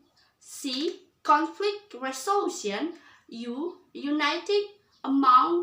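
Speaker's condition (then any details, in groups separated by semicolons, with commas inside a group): No condition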